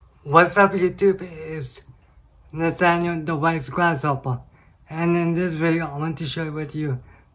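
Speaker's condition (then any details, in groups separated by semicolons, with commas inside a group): Cerebral palsy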